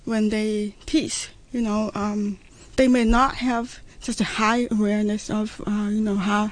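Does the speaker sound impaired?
Yes: profound deafness, congenital profound hearing loss; profound hearing loss from premature birth at eight months, not genetic, diagnosed near age one; hearing aids worn lifelong, hears about 60 percent, lip-reads, uses sign language; speech therapy from age one, weekly speech training, daily training by mother.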